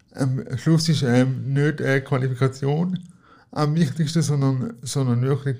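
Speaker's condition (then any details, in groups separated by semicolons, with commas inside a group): Cerebral palsy; from birth, physical not cognitive, wheelchair user, needs daily help, IV assistance model nearly 10 years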